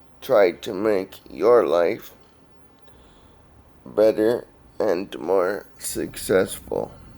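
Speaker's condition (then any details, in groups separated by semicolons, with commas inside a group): Cerebral palsy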